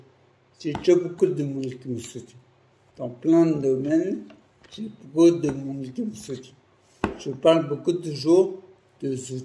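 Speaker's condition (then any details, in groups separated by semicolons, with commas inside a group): Primary progressive multiple sclerosis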